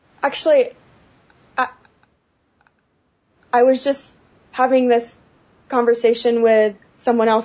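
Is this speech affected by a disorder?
Yes: stuttering; stuttering whole life, long hidden by avoiding talking, expected at 13 it would go away; stutters openly, no longer hides stuttering; stuttered speech, formerly avoided talking and seemed shy; here repeated sounds, blocks.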